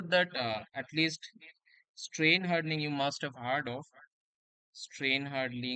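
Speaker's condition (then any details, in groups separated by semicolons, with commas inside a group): No condition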